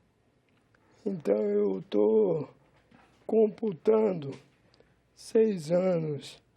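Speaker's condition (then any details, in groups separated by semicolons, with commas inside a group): Amyotrophic lateral sclerosis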